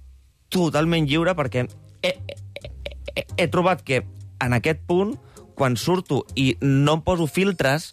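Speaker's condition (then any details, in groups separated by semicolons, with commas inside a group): Stuttering; adult man aged 30; stutters during live radio interview, blocks may sound like a faulty radio connection; needs more time to explain, gets stuck on any topic, avoids stuttering daily, unfiltered on stage; prolonged sounds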